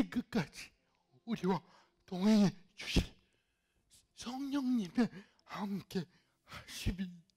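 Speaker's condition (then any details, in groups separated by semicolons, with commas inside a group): Cerebral palsy; fairly severe in childhood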